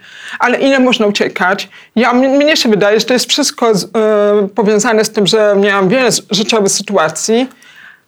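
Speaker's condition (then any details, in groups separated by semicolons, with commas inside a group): Hard of hearing, cochlear implant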